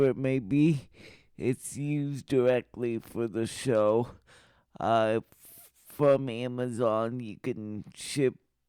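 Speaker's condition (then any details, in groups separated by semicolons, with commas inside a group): Cerebral palsy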